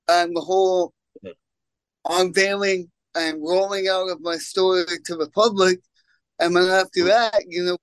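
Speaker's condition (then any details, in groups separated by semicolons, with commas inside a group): Cerebral palsy; congenital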